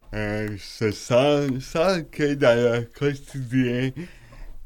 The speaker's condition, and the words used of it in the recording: Cerebral palsy. C'est un fauteuil roulant, je parle un peu bizarre dans mon...